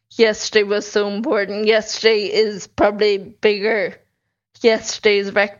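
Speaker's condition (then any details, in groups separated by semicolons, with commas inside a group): Friedreich's ataxia; rare neurological disease, costly drug treatment not available in Ireland, NCPE found drug not cost effective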